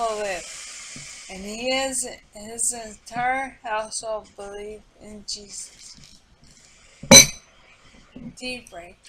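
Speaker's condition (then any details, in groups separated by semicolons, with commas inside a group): Multiple sclerosis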